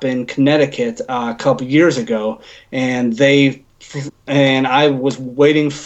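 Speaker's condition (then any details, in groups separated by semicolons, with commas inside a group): Stuttering; covert stuttering, hidden for years, struggled with speech since early years; went back to speech therapy as adult, now open about stuttering, National Stuttering Association member since 2006; stuttered badly when nervous or anxious, sometimes only mild, avoided speaking roles, chose behind-camera work; prolonged sounds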